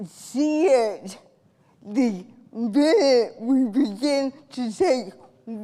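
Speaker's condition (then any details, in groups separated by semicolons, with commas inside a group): Cerebral palsy; from birth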